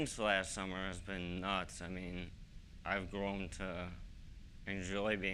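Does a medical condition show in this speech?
Yes: ALS; arms too weak to use, young-adult onset; two years since diagnosis, slow progression, still walking, therapy; voice slightly weaker, swallowing slightly harder, large pills hard.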